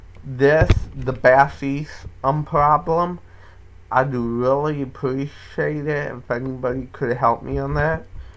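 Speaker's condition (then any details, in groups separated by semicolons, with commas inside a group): Cerebral palsy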